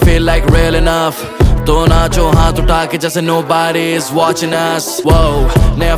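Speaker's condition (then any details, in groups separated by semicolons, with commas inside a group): No condition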